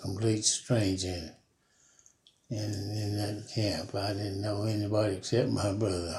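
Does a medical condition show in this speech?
Yes: Parkinson's; about 5 years since onset.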